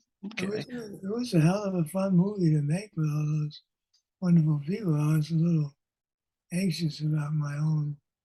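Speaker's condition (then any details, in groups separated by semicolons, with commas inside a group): Parkinson's disease; lost former character voice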